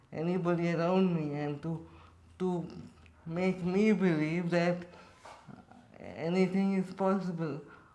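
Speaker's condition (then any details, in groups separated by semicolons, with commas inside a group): Cerebral palsy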